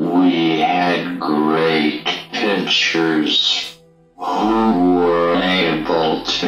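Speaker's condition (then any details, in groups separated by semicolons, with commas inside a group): ALS; needs help getting out of bed and moving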